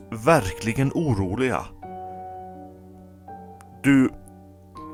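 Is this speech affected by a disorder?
No.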